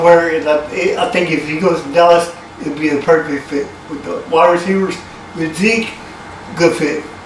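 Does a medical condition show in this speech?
Yes: cerebral palsy; from birth.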